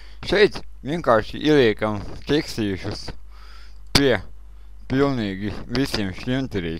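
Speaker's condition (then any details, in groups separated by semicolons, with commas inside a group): Cerebral palsy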